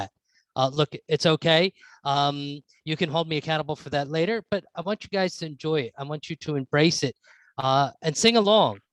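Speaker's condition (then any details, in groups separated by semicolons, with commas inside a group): No condition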